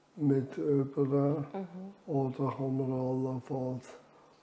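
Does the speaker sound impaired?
Yes: ALS; reduced air makes talking effortful.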